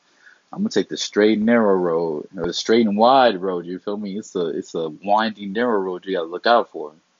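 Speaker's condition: No condition

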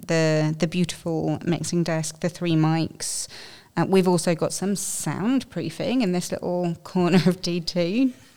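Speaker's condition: No condition

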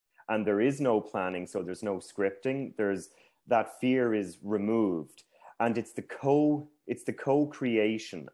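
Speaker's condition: No condition

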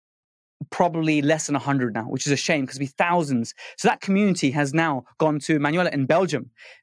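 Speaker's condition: No condition

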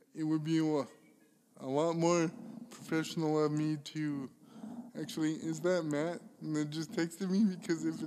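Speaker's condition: Cerebral palsy; poor typing ability

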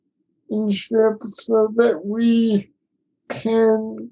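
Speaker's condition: Cerebral palsy; daily wheelchair use for mobility

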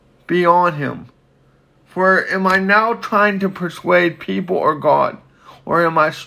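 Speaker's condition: Cerebral palsy

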